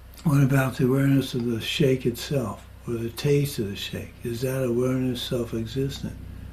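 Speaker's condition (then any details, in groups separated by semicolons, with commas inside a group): Parkinson's; progressing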